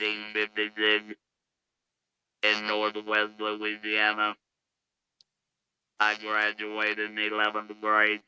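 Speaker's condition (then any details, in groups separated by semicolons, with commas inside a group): Laryngectomy, electrolarynx; larynx removed for smoking-related laryngeal cancer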